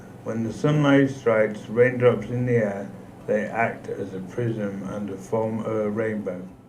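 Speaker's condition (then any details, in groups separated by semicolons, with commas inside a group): Motor neurone disease; three years after diagnosis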